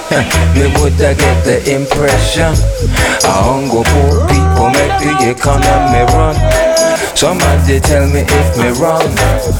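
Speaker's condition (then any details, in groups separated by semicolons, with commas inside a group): No condition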